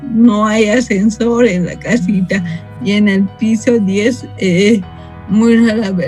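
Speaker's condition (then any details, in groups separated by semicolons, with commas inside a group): Cerebral palsy from birth; from birth, lack of oxygen, affects motor, language, posture; speech and language affected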